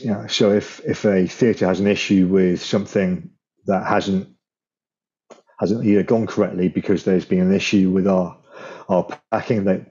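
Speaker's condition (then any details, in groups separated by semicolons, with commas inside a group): Stammer; lifelong stammer since early childhood; two Maguire program courses, Gareth Gates instructor, breath focus, releases air on block, repeats word attacking first sound; freezing, unable to speak in conversations, formerly whispered to hide stutter, occasional phone stammering; repeated words, blocks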